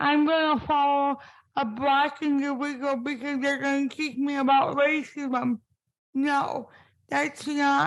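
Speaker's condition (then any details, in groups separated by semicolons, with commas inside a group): Spastic cerebral palsy; impaired speech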